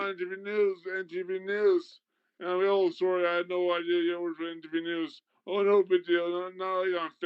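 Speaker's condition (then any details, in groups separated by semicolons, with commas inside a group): Traumatic brain injury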